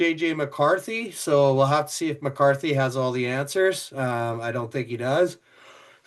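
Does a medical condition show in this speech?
No.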